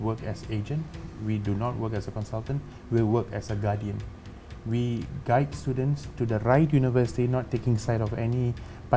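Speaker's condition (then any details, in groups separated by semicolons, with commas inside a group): No condition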